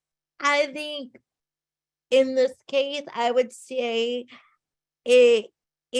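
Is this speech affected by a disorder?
Yes: cerebral palsy; spastic type, from birth, cannot walk, withered hands.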